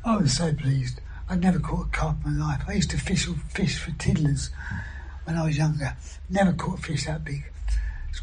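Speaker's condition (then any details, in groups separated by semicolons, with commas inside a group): Throat cancer surgery, vocal injections; cancerous neck tumour, operations at Guy's, radiotherapy, one vocal cord half paralysed, deaf one ear, BAHA hearing aid; whispered after surgery, two or three words per breath, injections now allow full sentences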